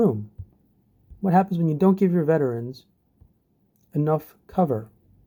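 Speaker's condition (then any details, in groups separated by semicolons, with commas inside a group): No condition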